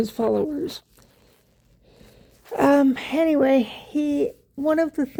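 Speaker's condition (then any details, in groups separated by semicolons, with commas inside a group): Cerebral palsy; wheelchair user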